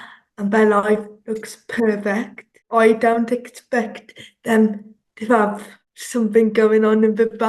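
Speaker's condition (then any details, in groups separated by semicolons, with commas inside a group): Cerebral palsy; since childhood; some speech delay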